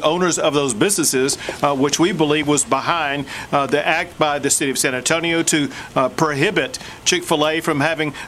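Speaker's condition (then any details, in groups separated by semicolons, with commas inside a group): No condition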